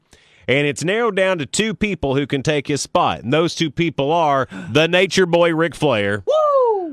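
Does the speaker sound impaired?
No.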